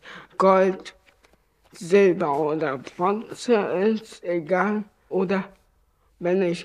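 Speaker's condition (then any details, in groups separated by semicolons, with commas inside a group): Speech and language disorder; born prematurely, reading, spelling and perception disorders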